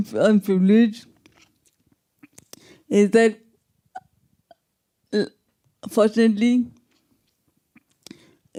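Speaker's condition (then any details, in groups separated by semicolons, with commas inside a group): Traumatic brain injury, severe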